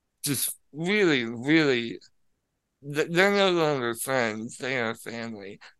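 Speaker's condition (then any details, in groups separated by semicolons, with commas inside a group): Spinal muscular atrophy; wheelchair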